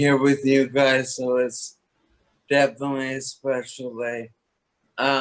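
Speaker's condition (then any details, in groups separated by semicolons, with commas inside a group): Toxic leukoencephalopathy, locked-in syndrome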